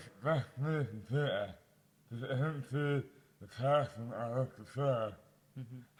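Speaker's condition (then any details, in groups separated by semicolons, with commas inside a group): Dystonia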